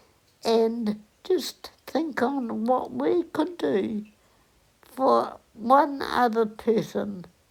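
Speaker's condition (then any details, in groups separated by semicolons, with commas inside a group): Cerebral palsy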